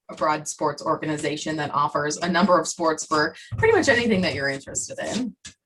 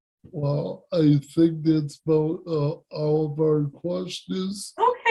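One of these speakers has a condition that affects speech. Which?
The second: cerebral palsy; present from birth.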